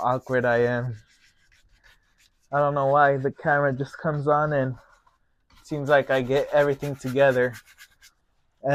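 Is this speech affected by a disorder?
No.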